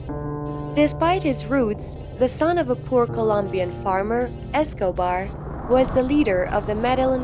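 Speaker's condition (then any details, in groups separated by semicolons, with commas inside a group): No condition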